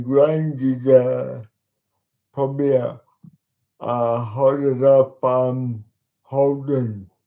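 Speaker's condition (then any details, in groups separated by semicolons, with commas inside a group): Cerebral palsy; talks slowly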